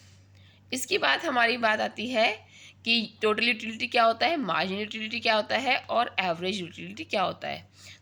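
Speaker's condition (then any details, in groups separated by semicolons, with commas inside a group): No condition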